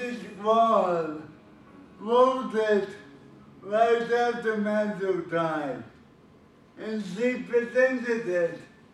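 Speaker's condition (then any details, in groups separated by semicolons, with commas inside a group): Cerebral palsy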